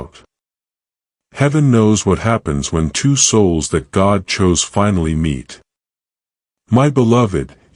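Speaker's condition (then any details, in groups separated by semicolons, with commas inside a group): No condition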